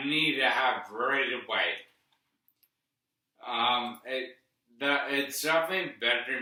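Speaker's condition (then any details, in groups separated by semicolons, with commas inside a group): Brain injury; brainstem malformations, brain surgery at 32; affects how he talks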